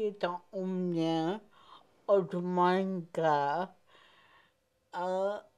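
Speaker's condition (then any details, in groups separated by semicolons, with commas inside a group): Cerebral palsy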